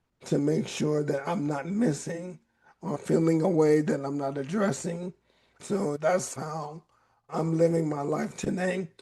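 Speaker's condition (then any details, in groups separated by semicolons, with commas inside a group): ALS; onset in hands with cramping; voice raspy at times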